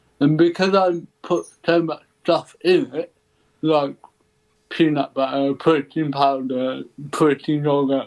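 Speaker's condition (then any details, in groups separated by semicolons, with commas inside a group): Cerebral palsy; ataxic type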